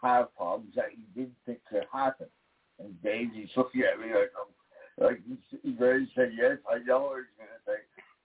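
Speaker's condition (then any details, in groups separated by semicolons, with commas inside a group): Damaged vocal cord; about 40 years since injury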